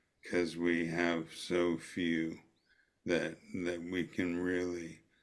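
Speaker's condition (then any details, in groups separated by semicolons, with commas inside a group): ALS; voice retained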